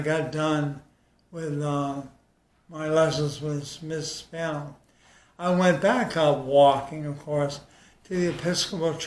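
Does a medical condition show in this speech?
Yes: ALS.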